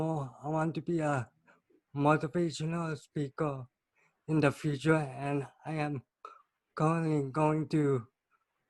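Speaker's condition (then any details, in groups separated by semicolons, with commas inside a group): Cerebral palsy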